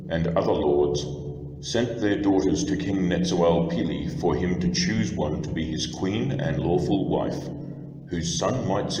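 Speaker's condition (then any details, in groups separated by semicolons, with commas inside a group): No condition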